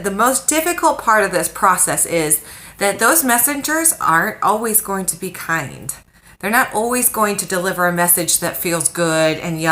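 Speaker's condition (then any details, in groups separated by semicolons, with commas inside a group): No condition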